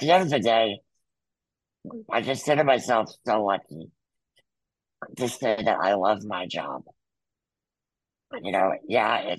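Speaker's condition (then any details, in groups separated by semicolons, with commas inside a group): Muscular dystrophy; congenital, wheelchair user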